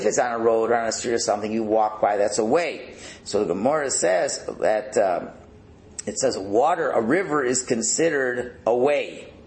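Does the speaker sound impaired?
No.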